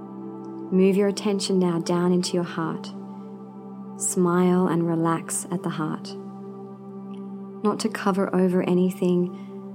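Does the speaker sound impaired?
No.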